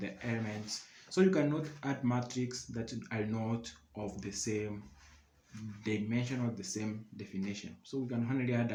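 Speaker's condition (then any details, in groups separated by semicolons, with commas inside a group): No condition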